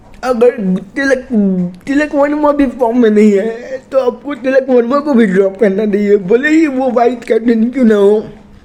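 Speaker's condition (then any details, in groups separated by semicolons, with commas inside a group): Cerebral palsy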